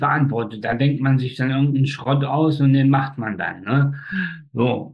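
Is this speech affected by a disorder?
Yes: spastic tetraparesis; birth injury, cord around neck, oxygen loss up to 15 minutes, all four limbs, facial paralysis; difficulties controlling speech.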